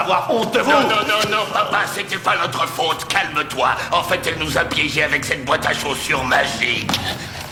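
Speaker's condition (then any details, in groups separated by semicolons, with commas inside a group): No condition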